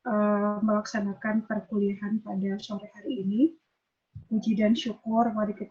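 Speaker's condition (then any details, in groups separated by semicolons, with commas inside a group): No condition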